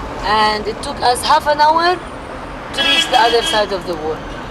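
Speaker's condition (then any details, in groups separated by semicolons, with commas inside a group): No condition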